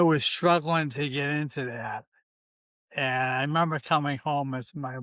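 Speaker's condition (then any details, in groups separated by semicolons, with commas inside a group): ALS; limb onset; can still talk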